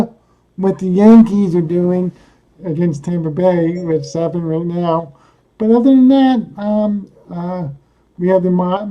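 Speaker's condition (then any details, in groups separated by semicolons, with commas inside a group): Cerebral palsy; caused by trauma; speaks coherently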